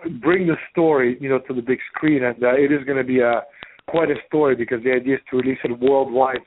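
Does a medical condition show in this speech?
No.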